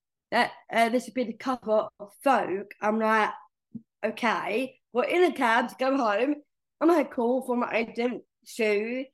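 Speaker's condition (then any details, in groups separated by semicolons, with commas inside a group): Down syndrome; major heart surgery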